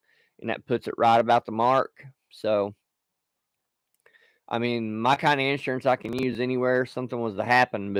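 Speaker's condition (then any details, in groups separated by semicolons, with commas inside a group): No condition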